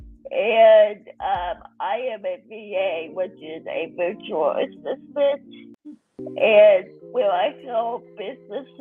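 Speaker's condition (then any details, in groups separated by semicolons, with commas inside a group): Cerebral palsy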